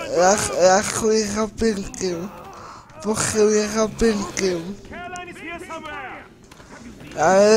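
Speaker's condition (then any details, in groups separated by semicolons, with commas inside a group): Cerebral palsy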